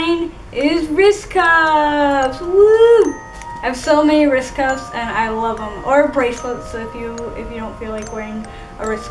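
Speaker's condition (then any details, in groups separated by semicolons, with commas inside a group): No condition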